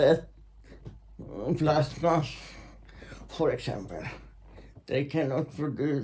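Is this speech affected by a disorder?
Yes: secondary intracranial hypertension.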